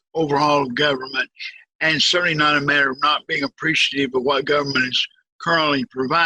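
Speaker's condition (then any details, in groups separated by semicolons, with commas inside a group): Cerebral palsy, severe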